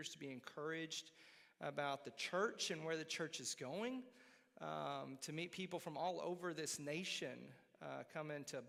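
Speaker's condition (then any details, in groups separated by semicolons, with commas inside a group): No condition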